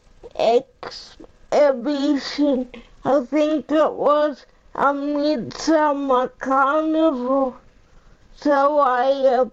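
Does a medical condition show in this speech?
Yes: cerebral palsy; uses a power chair.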